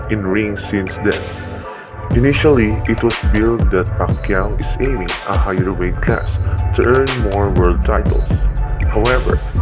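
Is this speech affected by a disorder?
No.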